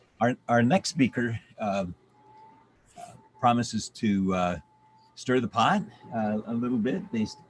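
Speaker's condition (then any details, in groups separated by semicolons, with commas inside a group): No condition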